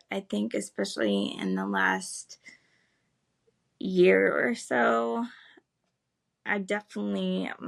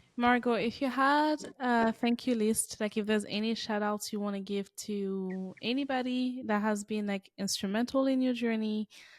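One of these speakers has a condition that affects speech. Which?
The first: cerebral palsy; spastic legs, premature birth breathing problems; cannot walk, physical and occupational therapy; able to speak.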